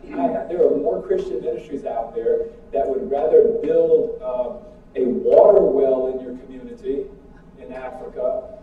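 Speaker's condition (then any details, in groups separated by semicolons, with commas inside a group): No condition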